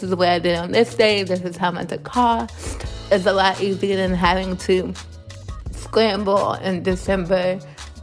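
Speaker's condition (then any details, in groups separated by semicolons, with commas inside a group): Cerebral palsy; from birth, born two months premature, 2 pounds 12 ounces, significant motor skill delays, physical and occupational therapy as child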